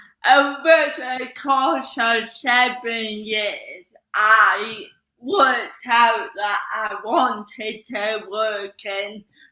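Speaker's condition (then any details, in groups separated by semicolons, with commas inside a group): Cerebral palsy; slow speech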